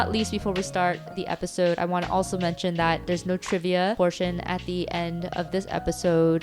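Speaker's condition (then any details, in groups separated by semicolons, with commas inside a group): No condition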